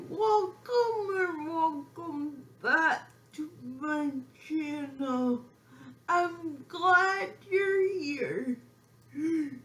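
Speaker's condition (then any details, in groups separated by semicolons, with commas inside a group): Cerebral palsy; severe athetoid quadriplegic, diagnosed from symptoms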